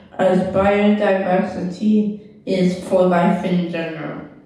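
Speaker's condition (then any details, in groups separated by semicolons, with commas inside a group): Cerebral palsy; left side weaker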